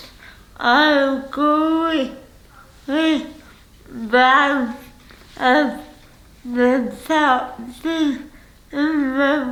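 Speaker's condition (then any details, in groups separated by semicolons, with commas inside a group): Cerebral palsy; from birth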